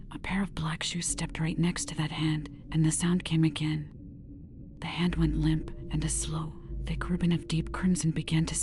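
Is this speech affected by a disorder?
No.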